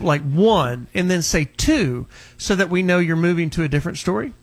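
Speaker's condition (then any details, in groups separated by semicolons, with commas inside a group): No condition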